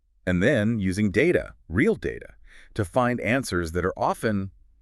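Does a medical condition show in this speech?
No.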